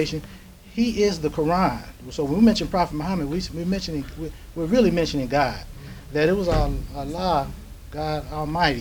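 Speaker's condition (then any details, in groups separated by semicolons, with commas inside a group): No condition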